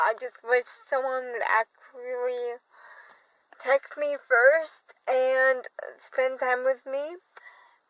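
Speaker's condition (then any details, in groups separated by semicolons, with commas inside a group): Cerebral palsy; from birth, affects walking; needs physical help walking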